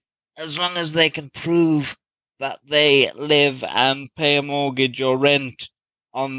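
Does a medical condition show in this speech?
Yes: cerebral palsy.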